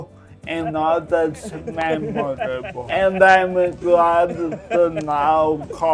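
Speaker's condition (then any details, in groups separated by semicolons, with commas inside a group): Cerebral palsy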